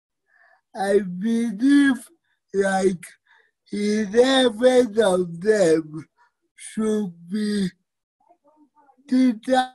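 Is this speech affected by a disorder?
Yes: cerebral palsy; fine motor skill challenges.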